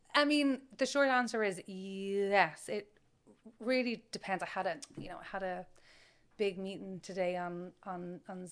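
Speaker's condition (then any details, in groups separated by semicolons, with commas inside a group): Stammer; stammer since childhood, group therapy in 20s, Dublin Adult Stuttering (DAS), Dr. Jonathan Linklater; stammers more when anxious, sometimes hides stammer, still fears being caught out; once tried passing as fluent, voluntary stammering since 20, early in interactions; repeated words, blocks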